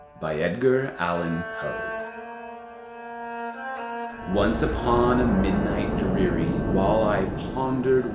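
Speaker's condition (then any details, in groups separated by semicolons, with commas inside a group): No condition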